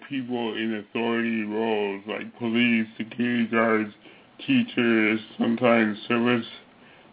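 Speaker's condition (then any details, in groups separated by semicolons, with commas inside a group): Cerebral palsy; visible to casting agents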